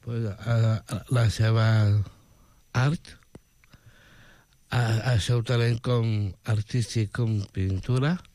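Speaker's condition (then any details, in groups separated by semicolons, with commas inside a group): Down syndrome; intellectual disability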